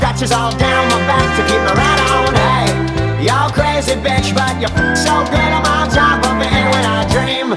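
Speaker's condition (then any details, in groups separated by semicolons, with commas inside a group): No condition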